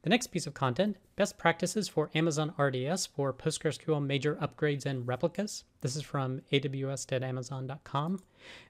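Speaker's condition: No condition

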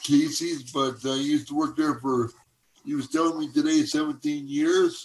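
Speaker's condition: Cerebral palsy; uses wheelchair for mobility

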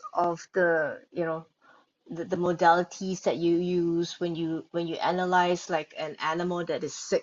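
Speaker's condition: No condition

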